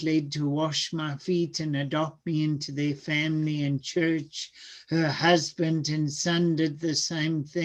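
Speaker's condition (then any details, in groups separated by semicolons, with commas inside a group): Cerebral palsy; severe birth complications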